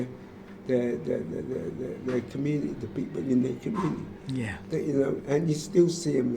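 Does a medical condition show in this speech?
Yes: motor neurone disease.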